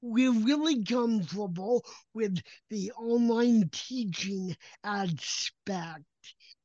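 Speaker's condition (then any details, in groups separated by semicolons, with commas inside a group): Cerebral palsy; speech impediment likened to a different accent, recognizable cp accent, calm voice, sometimes assumed drunk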